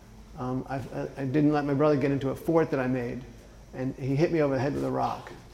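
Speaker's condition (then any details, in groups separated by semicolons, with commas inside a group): Parkinson's disease; left foot dystonia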